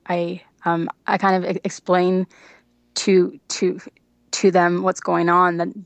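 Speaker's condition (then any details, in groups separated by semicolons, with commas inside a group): Stuttering; onset at age 15 without a clear sudden change, possibly stress-related, brief stutter at age five that resolved; has had therapy, uses fluency skills; can control speech with fluency skills, phone calls often hard; repeated sounds, repeated words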